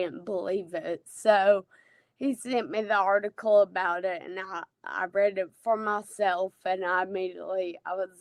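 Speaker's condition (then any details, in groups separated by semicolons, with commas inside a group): Friedreich's ataxia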